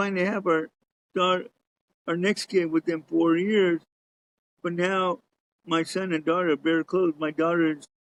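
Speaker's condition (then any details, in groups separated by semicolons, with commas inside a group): Cerebral palsy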